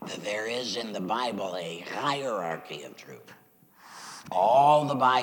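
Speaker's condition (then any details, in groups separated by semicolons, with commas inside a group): Laryngectomy; says used to serve God with voice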